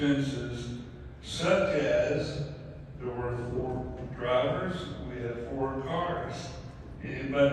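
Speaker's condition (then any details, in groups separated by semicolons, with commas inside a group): ALS; mainly right side and both legs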